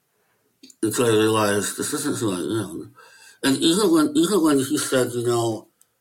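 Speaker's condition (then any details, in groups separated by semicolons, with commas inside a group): Möbius syndrome; incomplete lip closure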